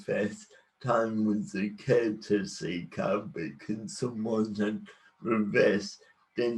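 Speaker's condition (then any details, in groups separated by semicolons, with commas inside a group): Cerebral palsy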